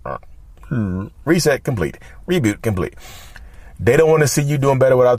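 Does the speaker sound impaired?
No.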